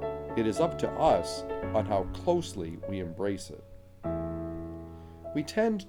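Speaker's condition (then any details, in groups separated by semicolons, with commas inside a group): No condition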